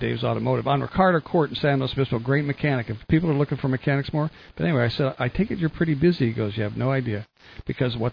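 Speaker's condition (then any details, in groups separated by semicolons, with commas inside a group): No condition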